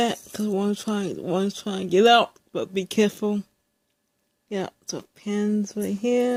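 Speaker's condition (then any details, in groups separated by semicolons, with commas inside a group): Speech impairment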